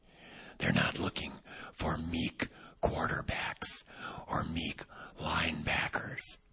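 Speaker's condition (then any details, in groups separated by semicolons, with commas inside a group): Vocal cord paralysis, unilateral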